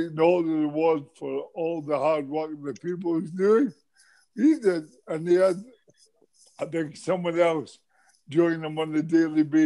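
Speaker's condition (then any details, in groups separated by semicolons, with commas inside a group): MND; terminal, whole body affected, muscle wastage; speaks well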